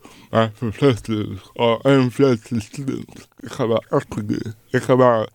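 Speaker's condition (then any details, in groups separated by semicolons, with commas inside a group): Cerebral palsy; hand tremors known as dystonia, difficulty taking notes; speech difficult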